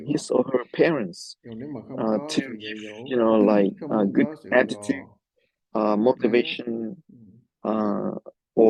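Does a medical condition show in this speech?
No.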